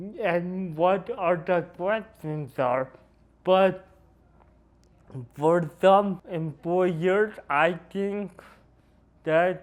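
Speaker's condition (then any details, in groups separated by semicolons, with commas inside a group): Cerebral palsy; noticeably atypical speech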